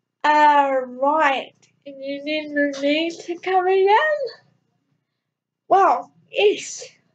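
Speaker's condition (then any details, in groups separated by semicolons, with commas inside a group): Cerebral palsy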